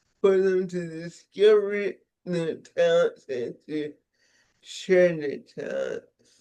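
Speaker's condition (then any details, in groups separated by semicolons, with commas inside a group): Cerebral palsy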